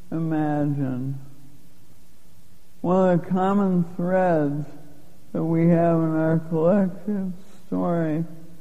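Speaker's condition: Lou Gehrig's disease; given 3 to 5 years to live

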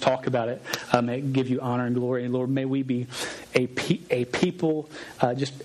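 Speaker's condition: Stutter; probably present in childhood; sometimes unable to say own name in public; repeated sounds

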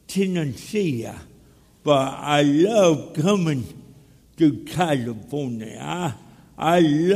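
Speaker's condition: Cerebral palsy; speech impediment

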